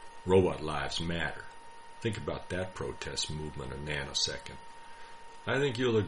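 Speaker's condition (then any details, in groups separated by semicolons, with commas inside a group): No condition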